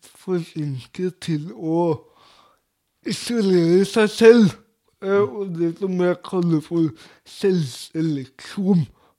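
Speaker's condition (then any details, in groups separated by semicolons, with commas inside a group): Cerebral palsy; speech difficulties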